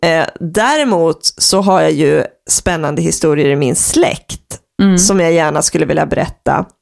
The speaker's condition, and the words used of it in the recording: No condition.